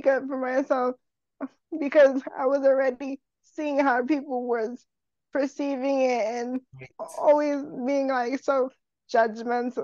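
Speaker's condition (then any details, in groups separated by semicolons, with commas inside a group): Cerebral palsy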